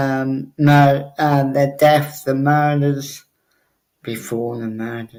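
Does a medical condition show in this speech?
Yes: cerebral palsy; obvious speech impediment.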